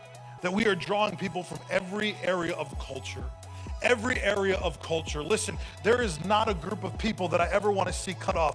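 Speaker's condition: No condition

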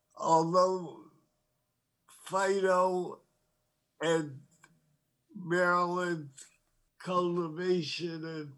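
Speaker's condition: Parkinson's disease; tremor

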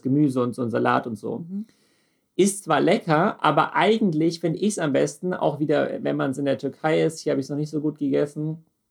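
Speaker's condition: No condition

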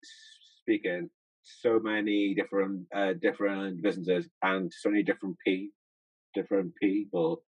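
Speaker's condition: Stutter; persistent stutter that does not fade, ongoing long-term self-management; much improved but still present, self-managed with rhythmical thinking pacing and tongue twisters; repeats parts of words, blocks on words, stuck on certain sounds, worse with stress, slows to beat; repeated sounds, repeated words, prolonged sounds

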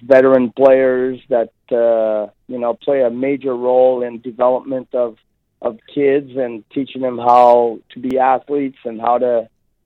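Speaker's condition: No condition

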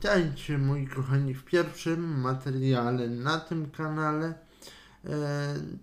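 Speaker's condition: Cerebral palsy; wheelchair user

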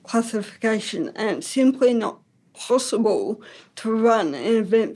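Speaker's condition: Ataxic cerebral palsy; diagnosed three

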